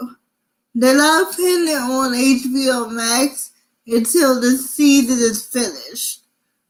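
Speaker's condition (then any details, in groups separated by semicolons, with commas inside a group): Cerebral palsy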